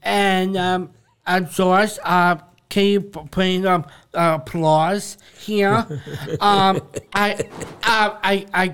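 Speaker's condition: Down syndrome; speaks English

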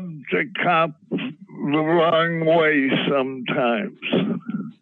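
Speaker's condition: Parkinson's disease; diagnosis led to medicinal cannabis use; medical cannabis for Parkinson's symptoms

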